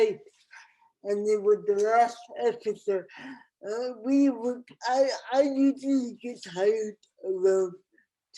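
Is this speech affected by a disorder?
Yes: cerebral palsy.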